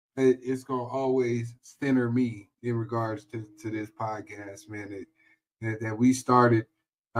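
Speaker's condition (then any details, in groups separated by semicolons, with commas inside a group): No condition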